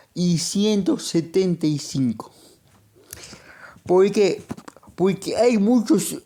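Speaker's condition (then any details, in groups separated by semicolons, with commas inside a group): Cerebral palsy; monthly medication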